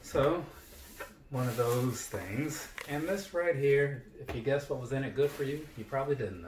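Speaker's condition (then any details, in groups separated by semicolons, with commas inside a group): No condition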